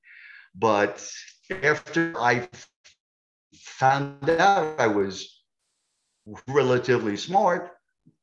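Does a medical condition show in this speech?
Yes: stuttering; since childhood, uncle also stuttered, made to speak with marbles in mouth as child; 90% of speech stuttered into 20s, avoided speaking in class due to mockery; here blocks.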